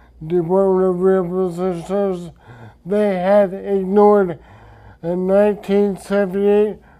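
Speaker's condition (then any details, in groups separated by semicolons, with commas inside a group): Traumatic brain injury; speech affected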